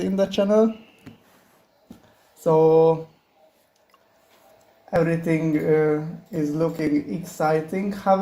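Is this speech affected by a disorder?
No.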